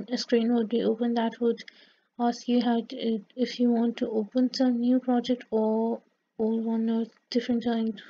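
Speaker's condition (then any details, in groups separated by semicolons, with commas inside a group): No condition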